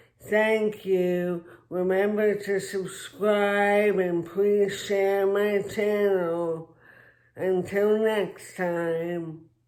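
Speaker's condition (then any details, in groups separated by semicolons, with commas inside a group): Traumatic brain injury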